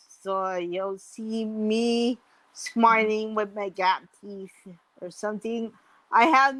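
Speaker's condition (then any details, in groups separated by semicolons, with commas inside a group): Mild cerebral palsy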